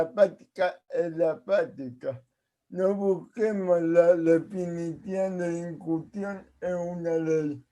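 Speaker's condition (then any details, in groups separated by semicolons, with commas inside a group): Cerebral palsy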